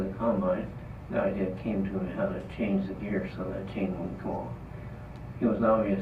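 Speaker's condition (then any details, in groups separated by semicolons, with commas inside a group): Parkinson's disease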